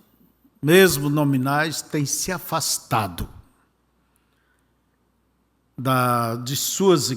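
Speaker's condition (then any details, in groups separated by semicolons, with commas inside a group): No condition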